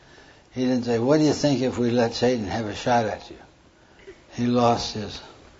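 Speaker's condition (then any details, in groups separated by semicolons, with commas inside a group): Parkinson's; tremor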